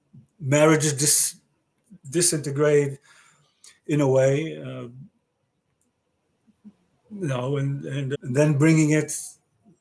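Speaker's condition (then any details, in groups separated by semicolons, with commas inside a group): Aphasia after stroke; aphasia caused by stroke about 30 years ago, permanent; ongoing aphasia; expresses self relatively well, unlike others who cannot, rambles off track a little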